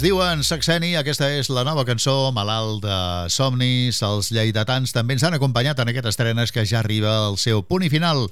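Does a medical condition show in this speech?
No.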